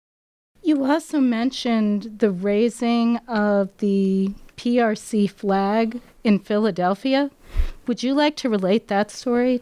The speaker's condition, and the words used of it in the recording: None; typical speech.